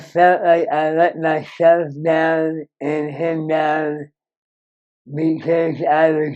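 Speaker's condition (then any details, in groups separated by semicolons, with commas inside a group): Moebius syndrome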